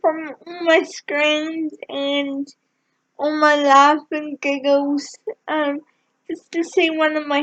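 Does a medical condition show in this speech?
Yes: cerebral palsy.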